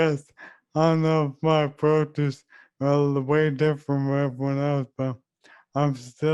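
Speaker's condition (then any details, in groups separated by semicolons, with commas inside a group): ALS; leg onset, speech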